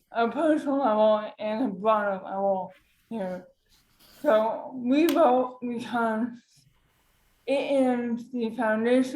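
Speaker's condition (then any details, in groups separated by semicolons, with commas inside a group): Cerebral palsy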